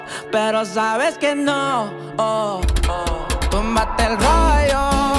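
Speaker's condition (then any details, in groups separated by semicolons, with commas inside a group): No condition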